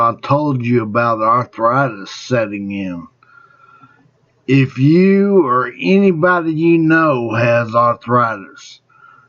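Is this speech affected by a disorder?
Yes: traumatic brain injury.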